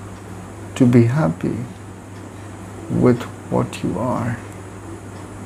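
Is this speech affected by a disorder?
Yes: cerebral palsy.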